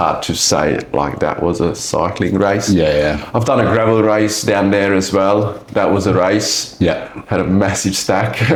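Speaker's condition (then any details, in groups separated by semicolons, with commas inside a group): No condition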